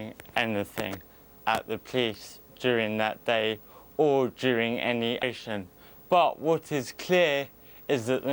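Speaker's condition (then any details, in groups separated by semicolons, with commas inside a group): Cerebral palsy; uses wheelchair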